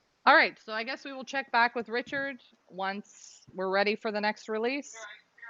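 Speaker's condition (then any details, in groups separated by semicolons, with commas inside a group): No condition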